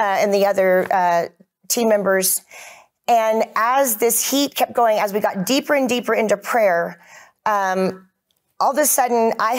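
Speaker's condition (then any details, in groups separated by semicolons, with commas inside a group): No condition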